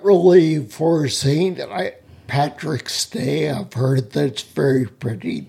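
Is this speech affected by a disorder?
Yes: spinocerebellar ataxia; rare neuromuscular disease, mobility challenged; speech impediment.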